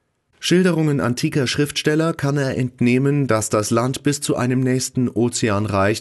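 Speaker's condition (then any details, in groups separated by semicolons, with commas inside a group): No condition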